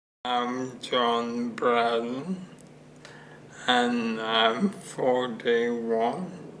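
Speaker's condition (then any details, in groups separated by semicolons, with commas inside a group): Motor neuron disease; bulbar involvement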